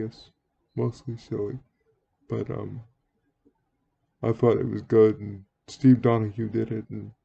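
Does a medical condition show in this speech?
Yes: cerebral palsy; speaks relatively well.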